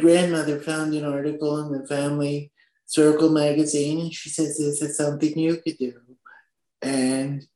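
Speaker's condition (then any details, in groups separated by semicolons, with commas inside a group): Spastic quadriplegic cerebral palsy; from birth, born at 27 weeks gestation, now 23 years old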